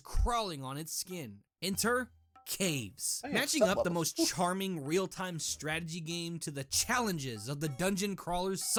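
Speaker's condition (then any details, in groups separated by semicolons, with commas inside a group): No condition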